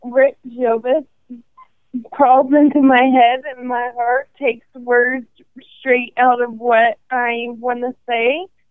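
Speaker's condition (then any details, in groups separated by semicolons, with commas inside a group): ALS; considering walking device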